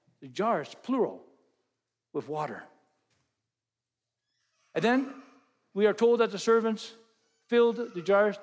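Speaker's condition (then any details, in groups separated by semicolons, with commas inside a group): No condition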